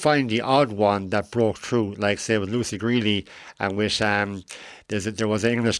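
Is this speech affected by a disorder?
Yes: cleft lip and palate; congenital cleft lip and palate, facial difference, operations from early childhood, last surgery at age 17, deviated septum.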